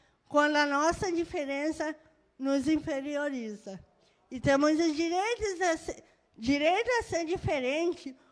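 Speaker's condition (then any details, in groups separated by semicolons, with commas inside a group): Cerebral palsy; birth brain injury; moderate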